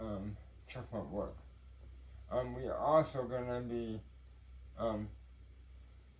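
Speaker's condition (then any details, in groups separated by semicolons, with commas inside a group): Cerebral palsy; tends to mess up words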